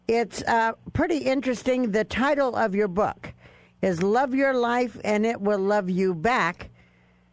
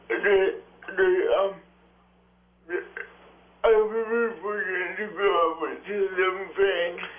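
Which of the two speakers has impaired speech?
The second: cerebral palsy; birth oxygen deprivation, wheelchair user; strong speech impediment, uses interpreter publicly.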